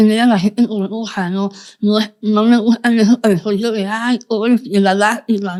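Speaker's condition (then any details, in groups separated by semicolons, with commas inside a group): Moebius syndrome, congenital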